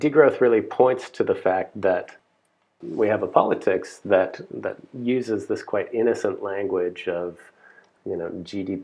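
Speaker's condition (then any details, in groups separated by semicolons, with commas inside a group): No condition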